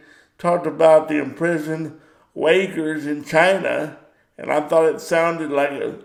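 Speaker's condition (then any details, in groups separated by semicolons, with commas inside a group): Cerebral palsy; power wheelchair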